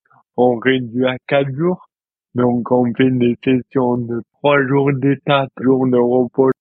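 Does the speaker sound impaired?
Yes: dystonia; present since birth.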